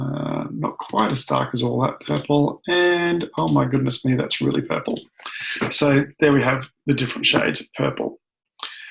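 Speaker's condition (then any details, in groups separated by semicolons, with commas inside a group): No condition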